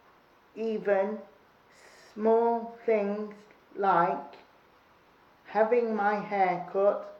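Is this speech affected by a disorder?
Yes: cerebral palsy.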